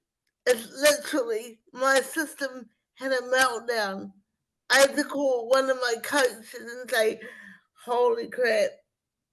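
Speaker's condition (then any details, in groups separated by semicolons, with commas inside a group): Spastic cerebral palsy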